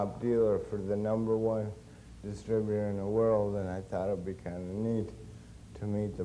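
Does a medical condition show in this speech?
Yes: cerebral palsy; since birth.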